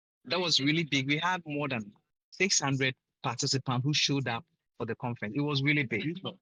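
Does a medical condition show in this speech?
No.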